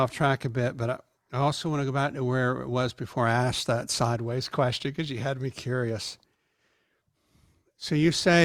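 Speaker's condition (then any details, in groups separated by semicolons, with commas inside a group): No condition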